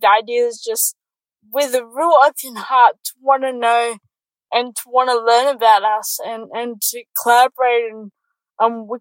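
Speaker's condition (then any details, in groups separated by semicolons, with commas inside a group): Cerebral palsy; congenital cerebral palsy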